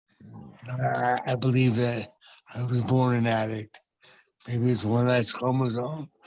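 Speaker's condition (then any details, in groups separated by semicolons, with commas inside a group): Traumatic brain injury; car crash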